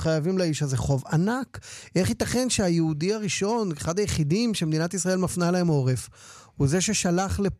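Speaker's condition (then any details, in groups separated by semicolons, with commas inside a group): No condition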